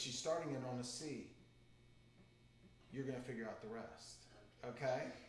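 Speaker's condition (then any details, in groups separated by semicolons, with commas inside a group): No condition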